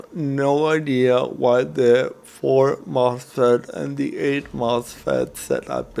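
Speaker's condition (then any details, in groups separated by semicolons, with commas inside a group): Cerebral palsy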